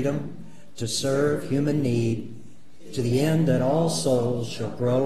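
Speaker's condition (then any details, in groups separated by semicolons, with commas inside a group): No condition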